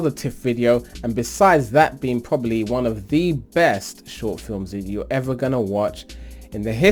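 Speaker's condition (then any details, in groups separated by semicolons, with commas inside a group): No condition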